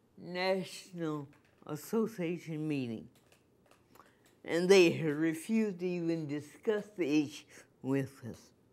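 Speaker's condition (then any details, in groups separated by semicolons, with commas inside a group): Cerebral palsy; from birth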